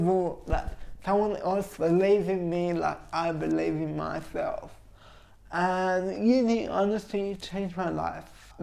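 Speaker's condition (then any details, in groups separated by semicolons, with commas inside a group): Cerebral palsy; present from birth, oxygen lack at birth; trains three times weekly; formerly frequent stuttering, pauses for breath, improved with training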